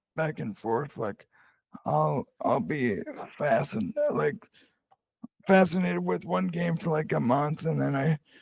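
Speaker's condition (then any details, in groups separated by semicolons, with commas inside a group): Cerebral palsy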